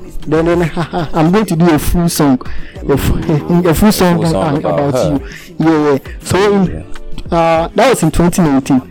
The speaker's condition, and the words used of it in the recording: Stuttering. Okay, so with that, like, choosing to do music with your speech impediment, the stuttering.